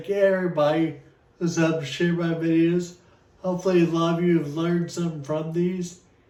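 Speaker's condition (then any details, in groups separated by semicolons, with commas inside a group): Friedreich's ataxia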